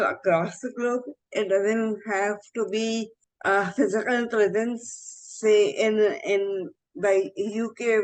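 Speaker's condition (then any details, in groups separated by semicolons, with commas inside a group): Cerebral palsy, mild; mild speech issue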